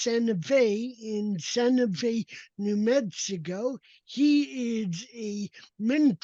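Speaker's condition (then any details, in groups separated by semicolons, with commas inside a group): Cerebral palsy; uses walker and wheelchair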